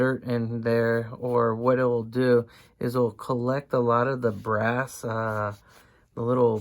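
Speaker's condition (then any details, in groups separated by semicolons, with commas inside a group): No condition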